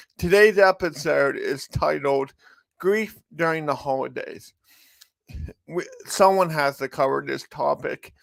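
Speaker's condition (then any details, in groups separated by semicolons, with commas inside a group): Cerebral palsy; from birth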